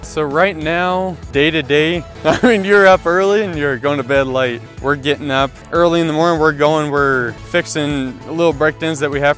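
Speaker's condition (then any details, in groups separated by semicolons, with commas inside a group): No condition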